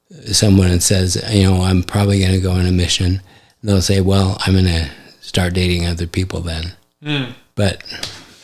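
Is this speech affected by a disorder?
Yes: ALS; affects hand function.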